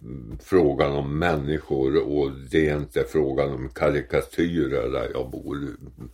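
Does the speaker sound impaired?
Yes: tongue cancer; half of tongue surgically removed for cancer, two teeth extracted, dental problems after surgery, radiation treatment, later received teeth.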